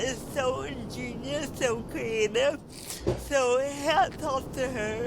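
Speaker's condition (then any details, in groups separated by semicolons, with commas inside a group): Cerebral palsy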